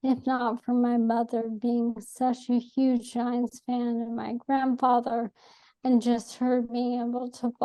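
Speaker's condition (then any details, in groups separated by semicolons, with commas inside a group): ALS; atypical case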